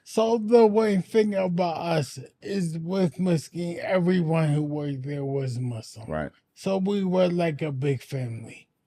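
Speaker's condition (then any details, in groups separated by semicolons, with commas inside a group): Anoxic brain injury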